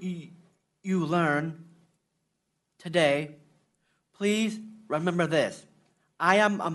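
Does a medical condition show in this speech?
Yes: Down syndrome; adult man.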